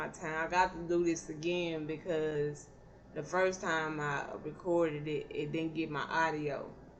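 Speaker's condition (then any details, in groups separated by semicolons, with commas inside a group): Cerebral palsy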